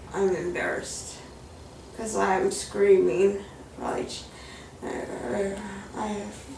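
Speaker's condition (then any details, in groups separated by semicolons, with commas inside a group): Cervical dystonia, spasmodic torticollis; DBS candidate, custom dental mouthpiece two days, improving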